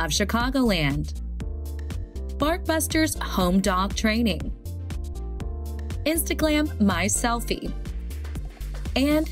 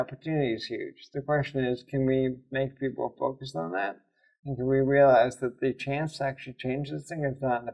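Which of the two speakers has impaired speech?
The second: ALS; voice and hands affected; voice affected, voice changes about a year after onset.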